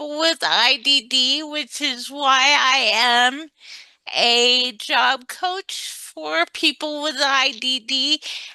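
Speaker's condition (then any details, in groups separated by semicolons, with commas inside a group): Cerebral palsy; present from birth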